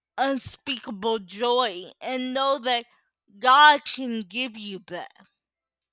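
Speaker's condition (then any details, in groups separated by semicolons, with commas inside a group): Cerebral palsy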